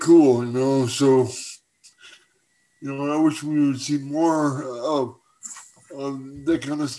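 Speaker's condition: Cerebral palsy; cerebral palsy from birth, uses wheelchair for mobility

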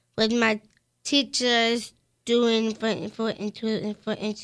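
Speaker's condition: Down syndrome; extra 21st chromosome, present from conception; 15 years old

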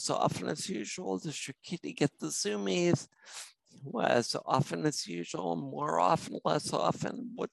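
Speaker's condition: Spinocerebellar ataxia; no definitive treatment

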